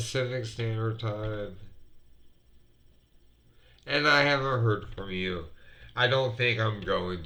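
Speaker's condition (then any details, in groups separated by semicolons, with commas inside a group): Multiple sclerosis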